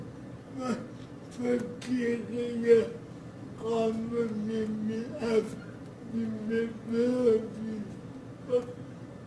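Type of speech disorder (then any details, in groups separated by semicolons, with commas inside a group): Dysarthria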